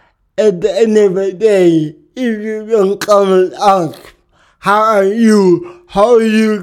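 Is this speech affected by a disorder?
Yes: cerebral palsy; speech can be hard sometimes.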